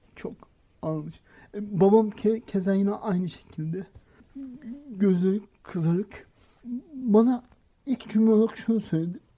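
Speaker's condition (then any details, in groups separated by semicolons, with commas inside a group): Cerebral palsy; from birth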